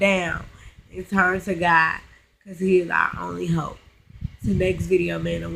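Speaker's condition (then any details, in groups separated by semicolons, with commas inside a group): Cerebral palsy, spastic; now talking and breathing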